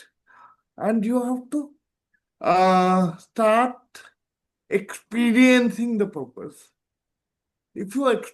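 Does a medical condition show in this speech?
Yes: cerebral palsy; present from birth.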